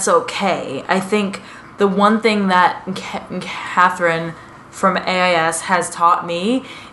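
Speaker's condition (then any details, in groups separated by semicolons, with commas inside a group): Stuttering; covert Stuttering, extreme, previously unaware of own Stuttering; attended American Institute for Stuttering, effective therapy, tools not always used, gives sense of control; little Stuttering at this recording, occasional Stuttering, recently stays calm during blocks; prolonged sounds, blocks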